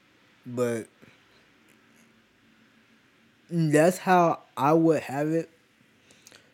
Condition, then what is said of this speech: Stuttering. But I do stutter a lot because I do got that that disability.